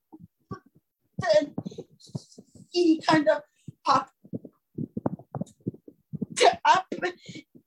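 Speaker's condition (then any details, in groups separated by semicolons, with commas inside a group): Stuttering; attended a speech course; blocks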